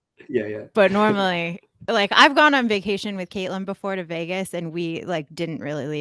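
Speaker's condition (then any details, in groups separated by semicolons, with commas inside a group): No condition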